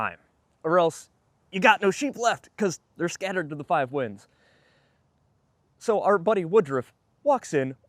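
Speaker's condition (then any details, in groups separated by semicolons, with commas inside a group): No condition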